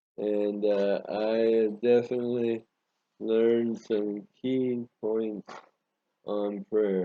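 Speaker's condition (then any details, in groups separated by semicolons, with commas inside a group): Parkinson's disease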